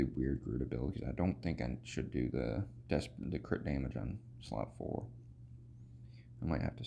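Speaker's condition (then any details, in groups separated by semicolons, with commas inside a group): No condition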